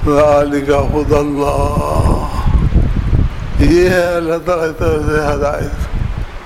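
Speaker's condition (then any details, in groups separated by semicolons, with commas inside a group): Difficulty speaking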